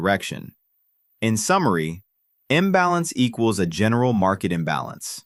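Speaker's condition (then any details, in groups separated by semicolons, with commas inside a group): No condition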